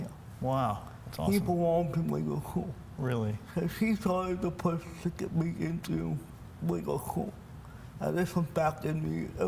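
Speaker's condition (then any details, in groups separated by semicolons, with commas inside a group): Cerebral palsy; speech impairment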